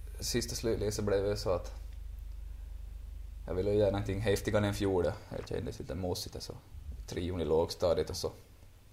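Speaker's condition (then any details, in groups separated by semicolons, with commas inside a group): No condition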